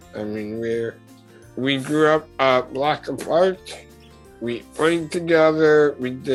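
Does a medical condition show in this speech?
Yes: muscular dystrophy; wheelchair user; wheelchair since age 13.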